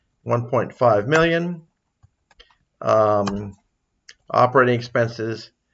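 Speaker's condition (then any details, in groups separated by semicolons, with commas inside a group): No condition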